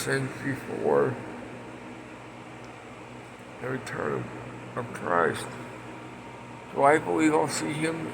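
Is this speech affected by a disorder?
Yes: Parkinson's; speech impediment.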